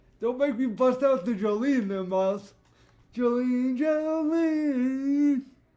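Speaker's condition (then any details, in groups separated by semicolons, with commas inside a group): Cerebral palsy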